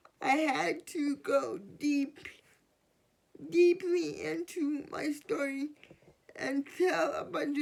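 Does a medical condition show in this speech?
Yes: cerebral palsy.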